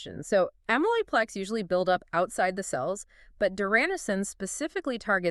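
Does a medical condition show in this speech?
No.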